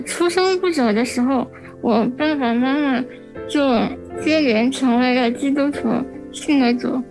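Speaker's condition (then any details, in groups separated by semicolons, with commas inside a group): Spinal muscular atrophy; genetic motor neuron disease, most severe type, weak from birth, never stood, fully dependent for eating, sleeping, turning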